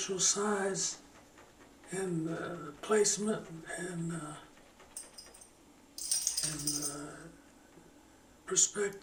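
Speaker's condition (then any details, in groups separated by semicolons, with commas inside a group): Parkinson's; slowing down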